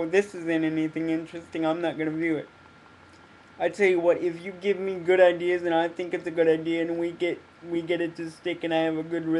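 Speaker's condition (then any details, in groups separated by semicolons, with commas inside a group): Cerebral palsy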